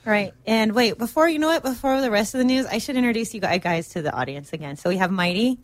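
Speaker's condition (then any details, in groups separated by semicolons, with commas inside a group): No condition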